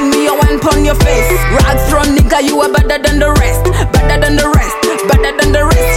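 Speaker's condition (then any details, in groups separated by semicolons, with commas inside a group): No condition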